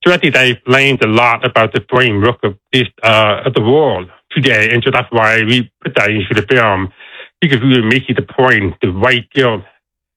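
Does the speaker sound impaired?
Yes: deafness; deaf accent.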